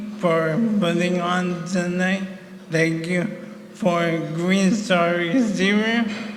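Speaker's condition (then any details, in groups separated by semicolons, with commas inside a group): ALS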